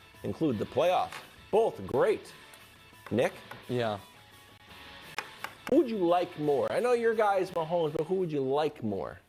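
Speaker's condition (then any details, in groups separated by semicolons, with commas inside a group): No condition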